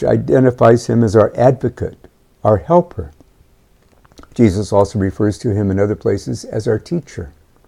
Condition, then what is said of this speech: None; typical speech.